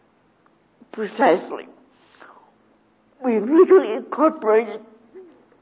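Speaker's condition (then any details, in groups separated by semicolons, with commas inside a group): Cerebral palsy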